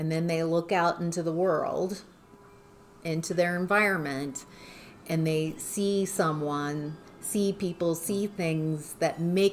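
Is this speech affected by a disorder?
No.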